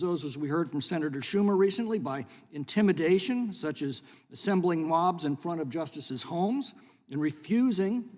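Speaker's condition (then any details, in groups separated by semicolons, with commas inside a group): No condition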